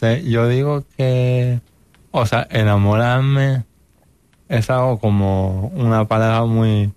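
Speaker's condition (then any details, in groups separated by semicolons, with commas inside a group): Cerebral palsy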